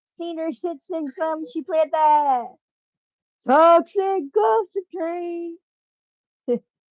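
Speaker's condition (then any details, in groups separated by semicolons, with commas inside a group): Cerebral palsy, spastic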